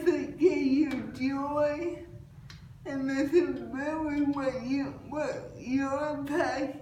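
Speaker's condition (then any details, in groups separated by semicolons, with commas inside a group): Cerebral palsy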